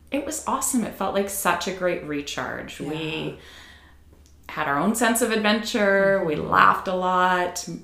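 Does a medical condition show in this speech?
No.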